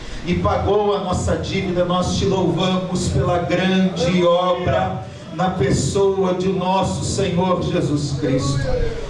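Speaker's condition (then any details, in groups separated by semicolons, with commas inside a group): No condition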